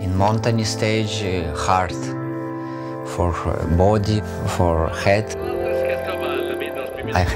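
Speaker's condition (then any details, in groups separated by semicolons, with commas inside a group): No condition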